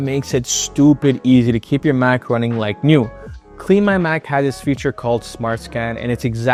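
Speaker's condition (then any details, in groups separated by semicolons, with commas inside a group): No condition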